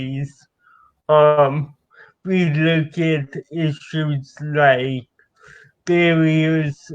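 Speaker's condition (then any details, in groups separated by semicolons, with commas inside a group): Cerebral palsy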